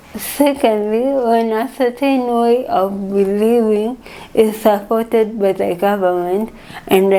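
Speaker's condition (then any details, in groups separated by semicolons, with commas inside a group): Cerebral palsy; from birth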